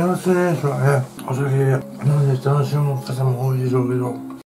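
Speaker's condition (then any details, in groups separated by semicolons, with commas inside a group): Tongue cancer, partial glossectomy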